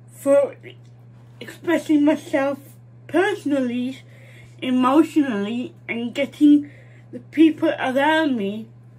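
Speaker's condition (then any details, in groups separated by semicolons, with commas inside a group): Mild cerebral palsy; struggles with speech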